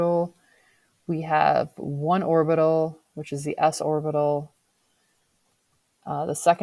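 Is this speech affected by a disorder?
No.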